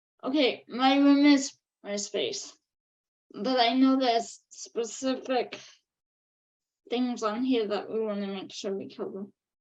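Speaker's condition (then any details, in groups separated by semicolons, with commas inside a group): Cerebral palsy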